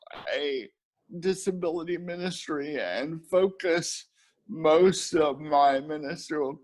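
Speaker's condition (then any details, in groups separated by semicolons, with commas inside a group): Cerebral palsy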